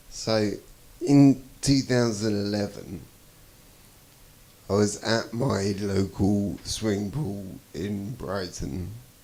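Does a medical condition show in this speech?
Yes: traumatic brain injury.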